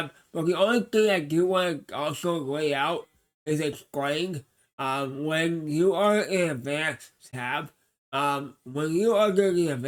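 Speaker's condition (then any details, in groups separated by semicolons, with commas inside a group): Cerebral palsy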